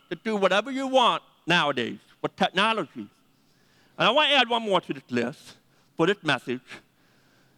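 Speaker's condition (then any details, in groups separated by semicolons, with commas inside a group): Deafness; needs names repeated several times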